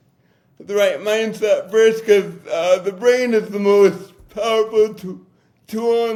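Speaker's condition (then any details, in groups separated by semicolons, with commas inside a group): Cerebral palsy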